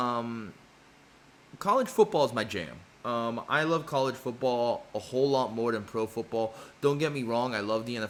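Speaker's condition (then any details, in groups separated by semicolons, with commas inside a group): No condition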